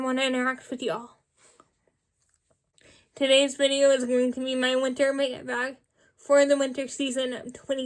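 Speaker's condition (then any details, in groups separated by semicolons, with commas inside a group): Cerebral palsy, spastic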